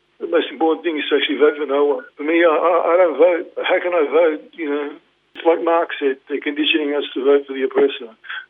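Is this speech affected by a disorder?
Yes: Parkinson's; diagnosed 2019.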